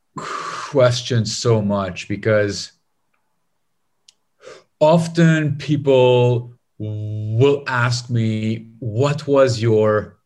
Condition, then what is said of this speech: Stuttering. It's good that you mentioned the stuttering in the intro. Otherwise, I like to tell the audience that their internet is working just fine.